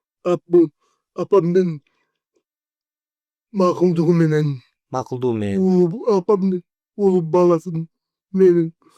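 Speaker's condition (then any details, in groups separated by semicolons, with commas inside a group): Cerebral palsy; 40 years with condition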